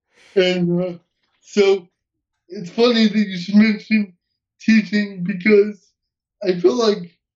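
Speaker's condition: Cerebral palsy; hearing intact

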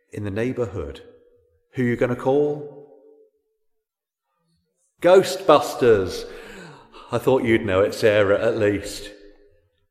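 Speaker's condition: No condition

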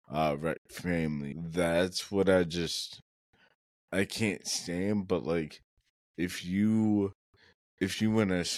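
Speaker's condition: Cerebral palsy; never tried marijuana for it

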